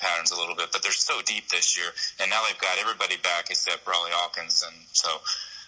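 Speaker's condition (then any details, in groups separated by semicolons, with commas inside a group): No condition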